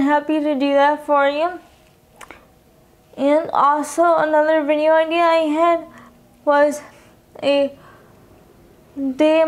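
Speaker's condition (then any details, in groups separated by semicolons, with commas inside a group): Cerebral palsy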